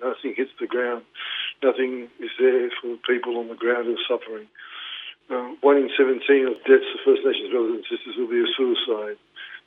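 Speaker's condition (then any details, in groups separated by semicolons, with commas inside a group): Parkinson's; diagnosed 2019, led to retirement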